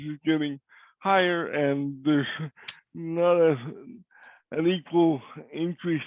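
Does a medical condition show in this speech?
Yes: cerebral palsy; voice is different.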